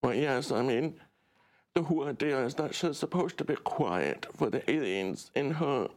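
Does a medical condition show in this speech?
Yes: deaf; deafness, cochlear implant on side of head, once damaged by water and repaired; relies on subtitles rather than audio.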